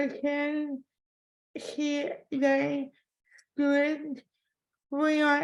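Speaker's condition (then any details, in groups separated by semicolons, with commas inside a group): Cerebral palsy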